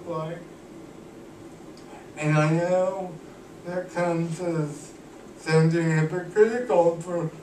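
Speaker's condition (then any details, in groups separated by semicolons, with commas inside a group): Cerebral palsy; cannot walk, uses wheelchair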